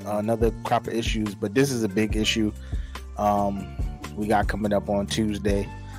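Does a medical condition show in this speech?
No.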